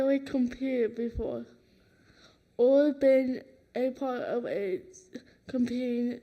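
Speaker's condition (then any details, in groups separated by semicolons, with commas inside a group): Cerebral palsy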